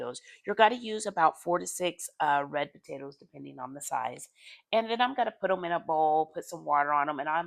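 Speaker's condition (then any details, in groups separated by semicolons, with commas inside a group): No condition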